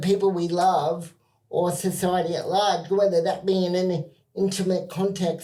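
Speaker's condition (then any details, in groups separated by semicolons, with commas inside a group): Cerebral palsy spastic quadriplegia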